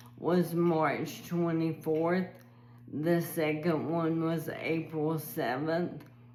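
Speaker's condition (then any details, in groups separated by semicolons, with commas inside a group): ALS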